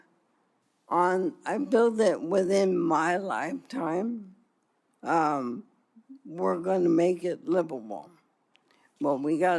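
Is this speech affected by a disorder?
Yes: ALS; over one year since diagnosis.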